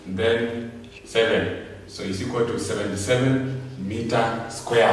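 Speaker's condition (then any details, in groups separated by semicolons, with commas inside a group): No condition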